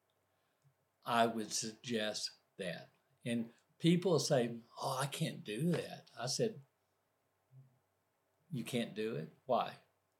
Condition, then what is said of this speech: Aphasia. I taught myself to talk frontwards, backwards in the last 4 years.